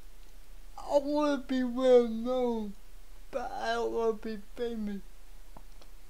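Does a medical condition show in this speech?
Yes: cerebral palsy; speech affected.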